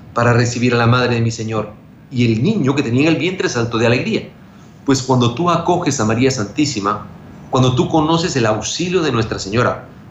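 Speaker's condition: No condition

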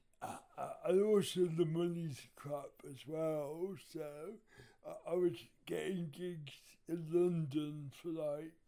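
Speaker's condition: Cerebral palsy; wheelchair user

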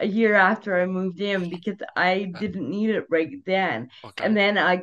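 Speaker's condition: Cerebral palsy; onset at birth

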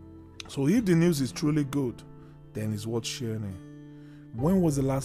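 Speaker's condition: No condition

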